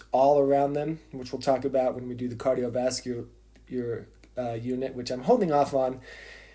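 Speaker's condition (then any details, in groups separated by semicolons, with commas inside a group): No condition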